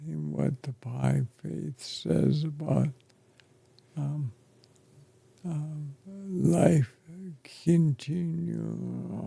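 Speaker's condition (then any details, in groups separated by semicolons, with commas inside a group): ALS; affects chest and throat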